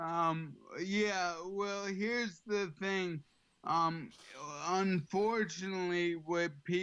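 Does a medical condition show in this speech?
Yes: ALS; slightly slurred, has to slow down.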